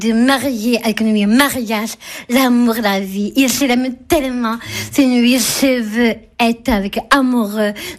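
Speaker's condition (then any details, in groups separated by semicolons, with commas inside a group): Down syndrome; trisomy 21, woman aged 28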